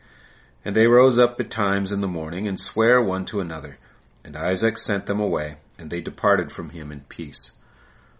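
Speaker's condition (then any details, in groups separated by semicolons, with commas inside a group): No condition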